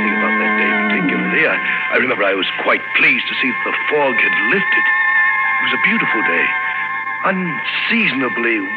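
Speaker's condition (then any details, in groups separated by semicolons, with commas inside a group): No condition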